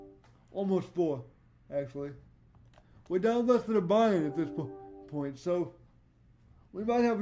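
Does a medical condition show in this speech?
Yes: cerebral palsy; voice tone sometimes odd.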